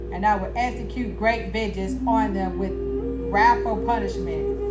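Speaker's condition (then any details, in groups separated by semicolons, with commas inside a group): No condition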